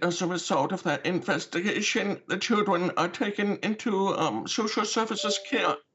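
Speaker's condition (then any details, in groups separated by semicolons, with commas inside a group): Deafness with cochlear implant; brown cochlear implant on side of head, once damaged by water from hose and repaired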